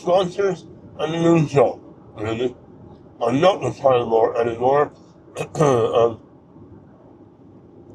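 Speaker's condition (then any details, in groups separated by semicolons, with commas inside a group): Mouth cancer surgery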